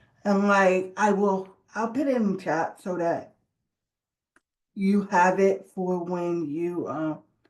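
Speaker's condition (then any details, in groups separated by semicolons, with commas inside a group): Cerebral palsy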